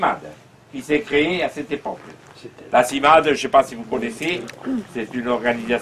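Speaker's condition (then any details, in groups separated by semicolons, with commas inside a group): No condition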